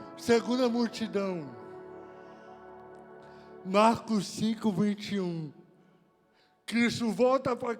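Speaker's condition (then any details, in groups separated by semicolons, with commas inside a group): Cerebral palsy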